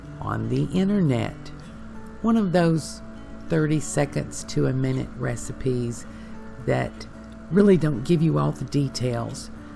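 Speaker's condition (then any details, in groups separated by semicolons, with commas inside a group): No condition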